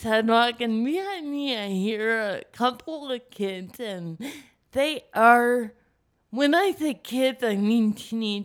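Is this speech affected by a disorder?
Yes: cerebral palsy; cerebral palsy from 28 minutes without breathing at birth, brain oxygen loss, involuntary movements, permanent, thinking unaffected; wiggles a lot, falls at times; cerebral palsy affects speech, voice sounds different, speaking is hard.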